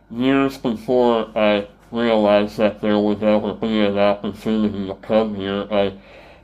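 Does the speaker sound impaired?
Yes: Treacher Collins syndrome; congenital, cleft palate and jaw surgeries, tracheostomy, deaf three years, bone conduction hearing aids, speech therapy; voice distorted, some cannot understand, worse on telephone, repeating takes energy, intelligible after years of therapy.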